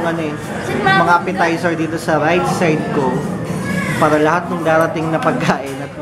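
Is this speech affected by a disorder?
No.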